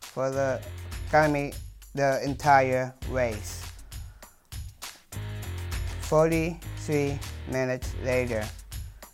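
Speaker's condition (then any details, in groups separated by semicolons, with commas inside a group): Down syndrome, trisomy 21; speech really hard due to low muscle tone and tongue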